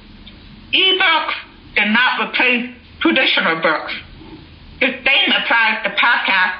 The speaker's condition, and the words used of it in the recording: Deafness. Voice search does not like my voice.